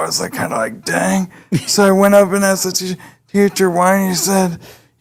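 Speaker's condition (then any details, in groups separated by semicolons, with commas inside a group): Cerebral palsy; able to speak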